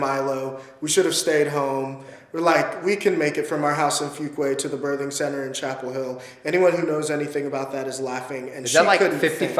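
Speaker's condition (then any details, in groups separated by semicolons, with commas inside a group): No condition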